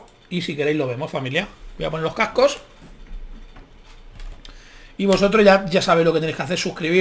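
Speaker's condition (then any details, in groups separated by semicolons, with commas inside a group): No condition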